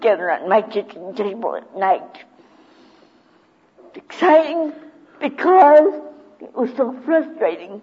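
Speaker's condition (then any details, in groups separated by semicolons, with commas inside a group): Cerebral palsy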